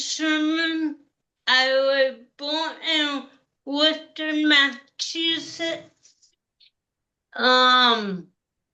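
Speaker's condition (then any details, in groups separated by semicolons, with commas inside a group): Cerebral palsy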